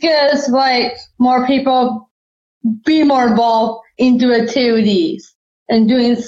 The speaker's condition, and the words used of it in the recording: Down syndrome. But yeah, it was just wonderful to hear her speak and so happy, like, and smiling all the time.